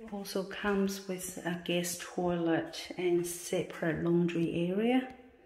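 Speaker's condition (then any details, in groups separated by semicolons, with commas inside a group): No condition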